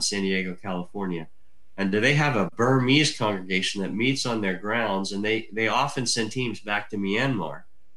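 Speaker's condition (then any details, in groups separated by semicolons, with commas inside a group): Cleft lip and palate; from birth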